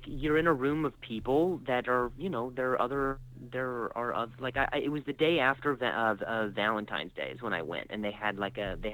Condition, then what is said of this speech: Stuttering. You know, it's my stigma in my own head is always finding the appropriate time to say to the audience, hey, you know, I stutter,